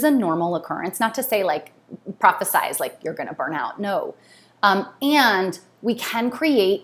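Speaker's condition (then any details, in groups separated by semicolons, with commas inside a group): No condition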